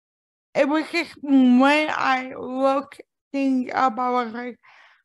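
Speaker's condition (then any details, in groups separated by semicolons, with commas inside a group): Cerebral palsy; worsening with age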